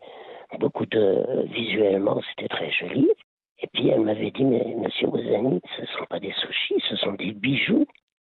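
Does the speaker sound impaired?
Yes: laryngeal cancer; laryngeal cancer linked to heavy smoking, quit over 20 years ago, later lung cancer, part of lung removed.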